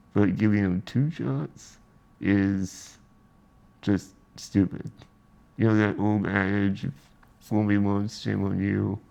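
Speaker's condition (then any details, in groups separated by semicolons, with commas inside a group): Spinal muscular atrophy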